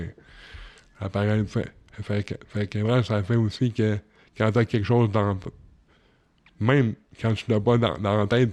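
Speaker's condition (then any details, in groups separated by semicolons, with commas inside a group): Cerebral palsy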